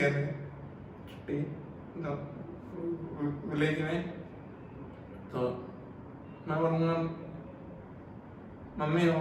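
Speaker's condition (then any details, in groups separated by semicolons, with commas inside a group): Cerebral palsy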